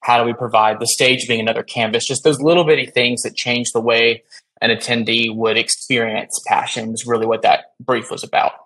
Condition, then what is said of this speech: No condition.